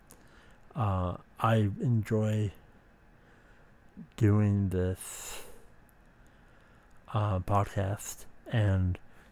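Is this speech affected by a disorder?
Yes: speech impediment.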